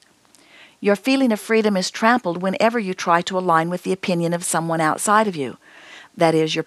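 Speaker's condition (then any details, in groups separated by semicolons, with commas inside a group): No condition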